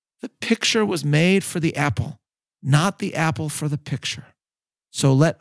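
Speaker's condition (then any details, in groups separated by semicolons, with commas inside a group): No condition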